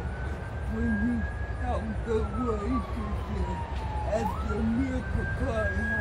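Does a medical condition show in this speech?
Yes: cerebral palsy; speech impairment.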